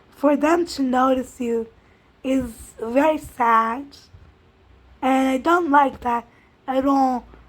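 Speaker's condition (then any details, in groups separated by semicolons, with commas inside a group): Cerebral palsy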